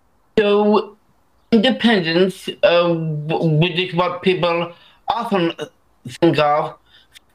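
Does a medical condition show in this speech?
Yes: Down syndrome.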